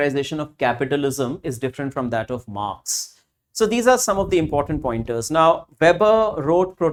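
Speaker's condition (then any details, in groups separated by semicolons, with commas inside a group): No condition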